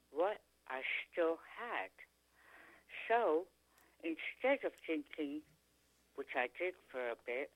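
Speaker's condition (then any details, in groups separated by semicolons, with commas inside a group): Tongue cancer; speaking and eating again after surgery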